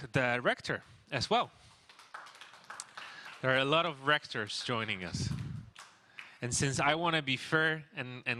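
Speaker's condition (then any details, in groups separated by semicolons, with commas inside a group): No condition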